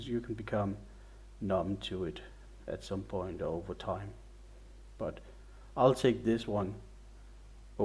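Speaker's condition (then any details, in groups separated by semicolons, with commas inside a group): No condition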